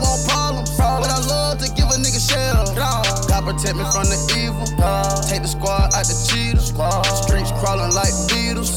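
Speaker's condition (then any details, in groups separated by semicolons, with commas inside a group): No condition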